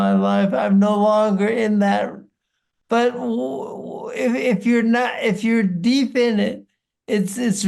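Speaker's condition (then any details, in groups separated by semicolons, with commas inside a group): Parkinson's disease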